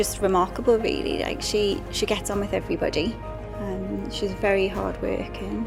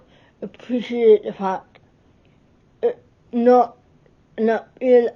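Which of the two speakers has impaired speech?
The second: cerebral palsy.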